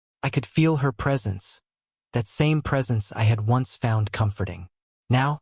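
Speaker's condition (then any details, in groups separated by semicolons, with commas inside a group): No condition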